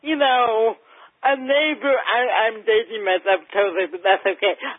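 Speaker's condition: Cerebral palsy, mild; mildly affects speech

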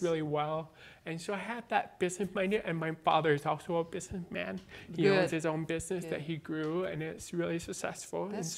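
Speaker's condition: Born deaf, cochlear implant, congenital

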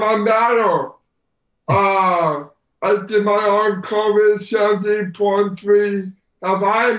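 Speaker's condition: Down syndrome; slow reaction time

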